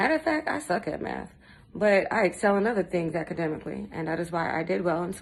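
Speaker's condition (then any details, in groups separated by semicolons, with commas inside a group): No condition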